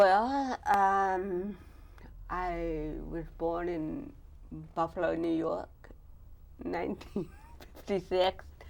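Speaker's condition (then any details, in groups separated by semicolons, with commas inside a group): Cerebral palsy; diagnosed at 18 months, neck surgery, titanium neck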